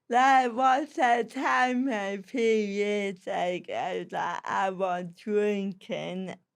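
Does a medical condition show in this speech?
Yes: cerebral palsy; slow speech, sounds disabled.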